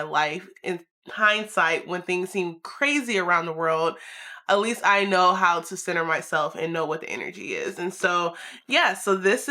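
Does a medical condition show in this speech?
No.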